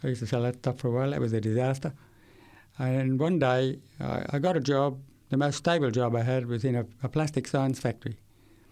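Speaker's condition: Severe to profound hearing loss; acquired at age 8 from meningitis, left ear severe to profound

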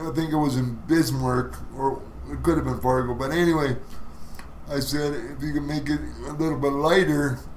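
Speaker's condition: Cerebral palsy; wheelchair user for mobility

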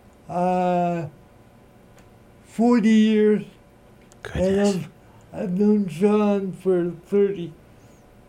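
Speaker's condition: Cerebral palsy; uses Google devices and Google Assistant controlled by voice; voice recognized by Google Assistant and Google Voice devices

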